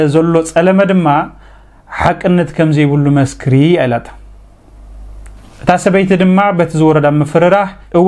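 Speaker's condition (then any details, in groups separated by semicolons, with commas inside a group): No condition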